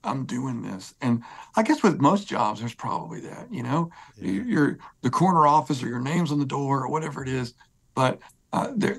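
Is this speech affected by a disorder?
Yes: spasmodic dysphonia; voice disorder; voice grabs when talking, more talking brings more hoarseness, singing less hard than talking.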